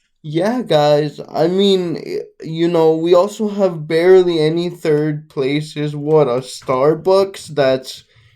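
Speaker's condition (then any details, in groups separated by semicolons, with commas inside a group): Cerebral palsy, mixed, mild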